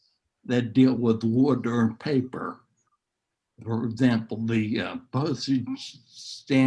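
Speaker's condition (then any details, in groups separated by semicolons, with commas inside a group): Neurological disease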